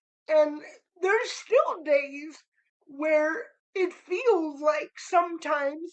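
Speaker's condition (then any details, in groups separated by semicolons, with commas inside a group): Cerebral palsy; spastic cerebral palsy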